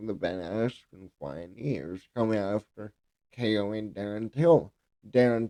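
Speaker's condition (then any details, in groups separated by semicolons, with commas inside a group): Cerebral palsy; speech affected by cerebral palsy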